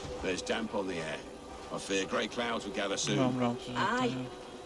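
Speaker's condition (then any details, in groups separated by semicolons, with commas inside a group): No condition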